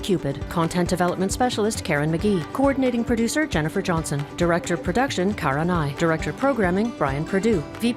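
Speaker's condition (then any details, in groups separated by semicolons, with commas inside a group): No condition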